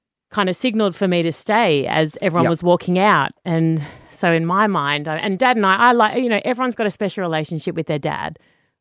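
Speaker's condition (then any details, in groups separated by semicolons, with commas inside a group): No condition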